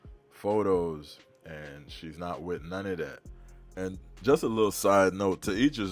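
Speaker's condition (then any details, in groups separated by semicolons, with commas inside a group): No condition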